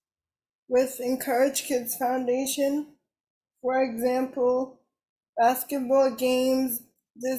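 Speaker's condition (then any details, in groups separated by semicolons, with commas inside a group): Cerebral palsy; cerebral palsy, uses wheelchair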